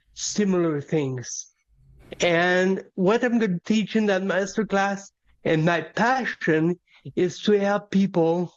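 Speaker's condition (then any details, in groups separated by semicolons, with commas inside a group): Cerebral palsy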